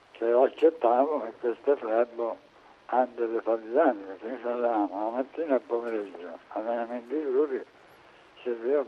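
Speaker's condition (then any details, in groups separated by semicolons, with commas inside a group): Amyotrophic lateral sclerosis; diagnosed after medical visits and diagnostic exams, diagnosis made quickly by 35-year-old researcher, currently 58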